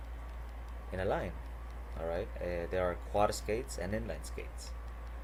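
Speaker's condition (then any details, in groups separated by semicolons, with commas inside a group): No condition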